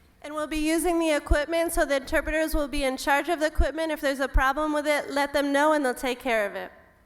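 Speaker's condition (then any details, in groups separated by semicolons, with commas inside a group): No condition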